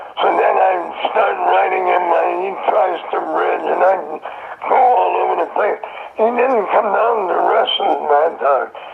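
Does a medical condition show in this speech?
Yes: throat cancer; survivor.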